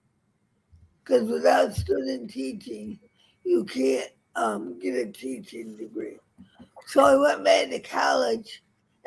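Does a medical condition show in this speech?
Yes: cerebral palsy; permanent, wobbly gait, frequent falls; described as drooly and funny, once judged too poor for teaching, mistaken for drunk.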